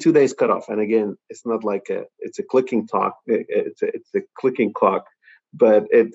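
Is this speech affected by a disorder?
No.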